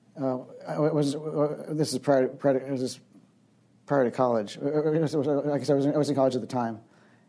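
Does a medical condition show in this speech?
Yes: young onset Parkinson's disease; frequent word and phrase repetitions, many fillers, restarted phrases.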